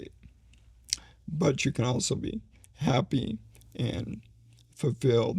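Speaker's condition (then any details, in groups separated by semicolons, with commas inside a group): ALS; slowly progressing form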